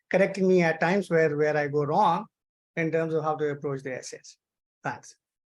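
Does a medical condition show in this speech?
No.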